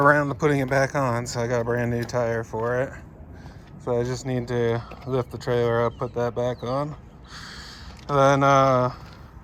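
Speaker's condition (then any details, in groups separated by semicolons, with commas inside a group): No condition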